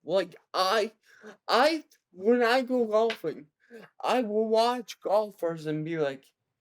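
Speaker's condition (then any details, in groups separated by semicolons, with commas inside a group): Cerebral palsy; present from birth, severe; about 22 years since birth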